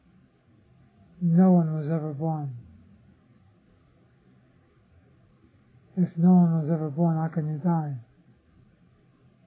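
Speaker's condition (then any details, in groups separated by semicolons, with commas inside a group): Parkinson's disease; others offer remedies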